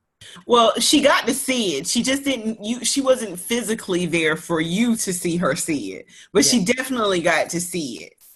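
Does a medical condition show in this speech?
No.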